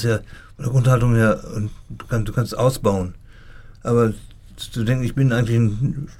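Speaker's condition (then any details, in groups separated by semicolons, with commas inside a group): Parkinson's disease; says speech, cognition and memory not affected by Parkinson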